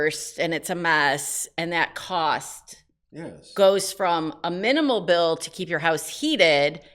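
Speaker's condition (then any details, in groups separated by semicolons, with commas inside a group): No condition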